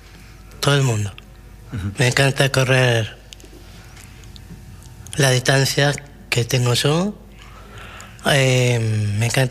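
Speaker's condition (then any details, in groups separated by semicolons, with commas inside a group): Down syndrome; trisomy 21, three copies of chromosome 21 in all body cells; 31 years old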